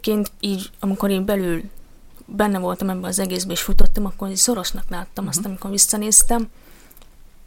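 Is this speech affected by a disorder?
Yes: deafness; found deaf age one, hearing aid 18 months, cochlear implant 2.5, eight operations, last age eight; poor speech and vocabulary with hearing aid before implant, learned speaking in developmental lessons.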